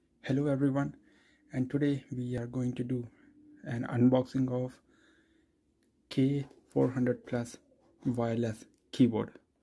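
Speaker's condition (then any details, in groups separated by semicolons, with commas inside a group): No condition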